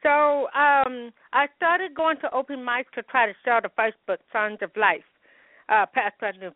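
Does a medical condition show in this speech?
Yes: hearing loss with speech impediment; congenital hearing loss, hearing aids since 15 months.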